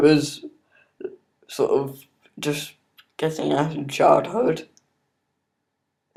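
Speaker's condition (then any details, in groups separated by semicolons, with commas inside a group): Cerebral palsy; not fully independent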